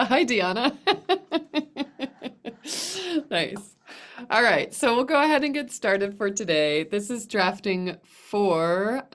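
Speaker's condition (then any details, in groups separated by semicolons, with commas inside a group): No condition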